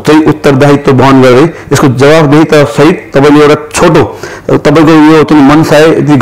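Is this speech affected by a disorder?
No.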